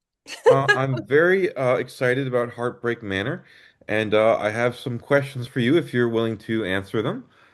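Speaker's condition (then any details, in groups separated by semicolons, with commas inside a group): No condition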